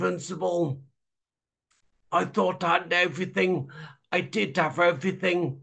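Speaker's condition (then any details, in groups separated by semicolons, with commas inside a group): Traumatic brain injury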